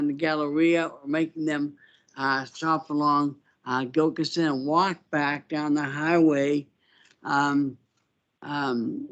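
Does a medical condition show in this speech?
Yes: Parkinson's.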